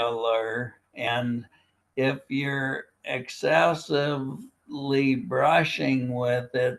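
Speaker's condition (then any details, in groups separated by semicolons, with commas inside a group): Primary lateral sclerosis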